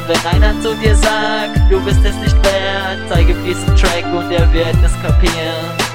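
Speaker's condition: No condition

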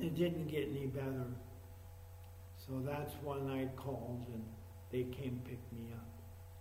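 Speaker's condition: ALS; frequent aspiration when eating

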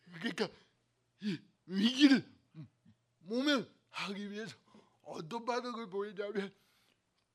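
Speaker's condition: Cerebral palsy; lifelong pain

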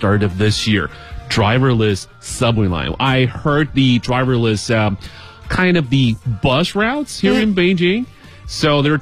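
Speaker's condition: No condition

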